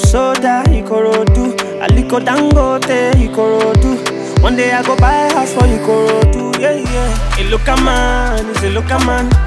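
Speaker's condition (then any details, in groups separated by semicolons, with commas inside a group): No condition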